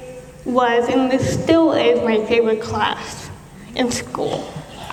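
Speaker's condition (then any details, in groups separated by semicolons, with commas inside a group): Cerebral palsy; diagnosed at 10 months, 14 years physical, occupational, speech therapy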